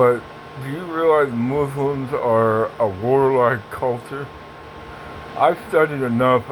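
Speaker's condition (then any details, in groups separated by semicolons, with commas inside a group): Parkinson's; speech impediment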